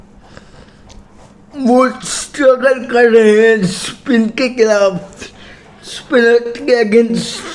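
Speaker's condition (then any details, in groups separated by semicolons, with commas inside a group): Cerebral palsy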